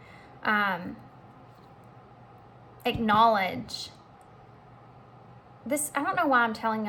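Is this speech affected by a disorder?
No.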